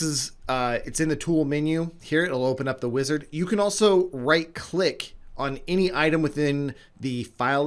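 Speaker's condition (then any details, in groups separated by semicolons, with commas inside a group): No condition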